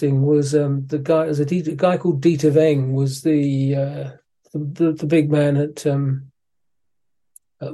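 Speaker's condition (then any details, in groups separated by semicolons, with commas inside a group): Parkinson's disease; suspected for a while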